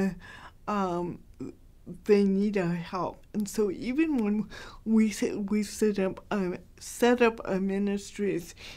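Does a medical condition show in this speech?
Yes: cerebral palsy, mild; from birth; hard to understand.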